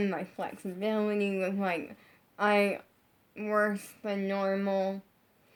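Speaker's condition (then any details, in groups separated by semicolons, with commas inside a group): Brain injury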